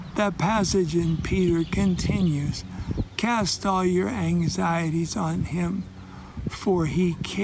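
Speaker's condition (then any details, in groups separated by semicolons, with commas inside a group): ALS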